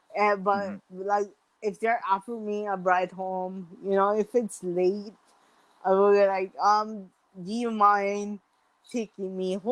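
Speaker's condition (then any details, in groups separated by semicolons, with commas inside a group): Mild cerebral palsy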